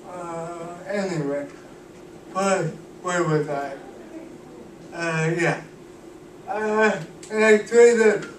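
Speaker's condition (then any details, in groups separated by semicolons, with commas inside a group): Cerebral palsy; cannot walk, uses wheelchair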